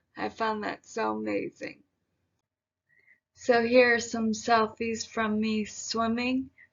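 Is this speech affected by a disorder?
Yes: traumatic brain injury; car crash, leg spasticity, leg braces; years after injury, leg Botox, pump, physical therapy; had tracheostomy and ventilator, relearned speech in therapy.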